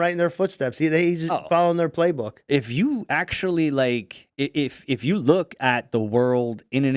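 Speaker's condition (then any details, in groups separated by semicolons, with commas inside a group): No condition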